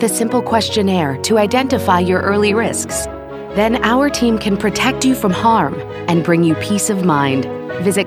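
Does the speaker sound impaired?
No.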